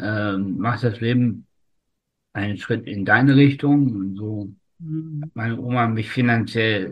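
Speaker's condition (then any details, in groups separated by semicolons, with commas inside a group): Spastic tetraparesis; considered incurable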